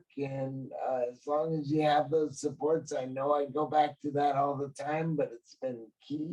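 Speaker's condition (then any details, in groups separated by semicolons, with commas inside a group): Cerebral palsy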